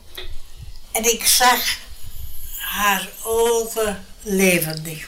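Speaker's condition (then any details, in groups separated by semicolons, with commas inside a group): Brain hemorrhage; unable to speak afterwards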